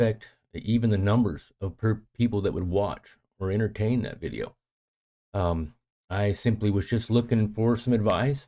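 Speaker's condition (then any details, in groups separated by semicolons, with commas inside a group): No condition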